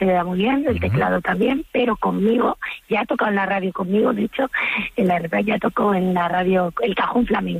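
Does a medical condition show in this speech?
Yes: vocal fold nodules, bilateral nodules; two nodules on vocal folds, forbidden to sing, propolis-licorice remedy, lozenges, some voice rest; voice broken after five shows Friday to Sunday, about 22 shows this month; hoarse, genuinely broken voice, apologizes for voice, sings Bonnie Tyler or Joaquín Sabina when broken.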